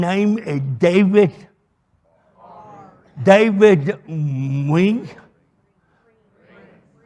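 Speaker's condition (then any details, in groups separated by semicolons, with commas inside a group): Cerebral palsy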